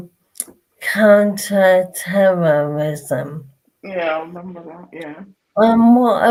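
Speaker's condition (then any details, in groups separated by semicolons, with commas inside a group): Motor neurone disease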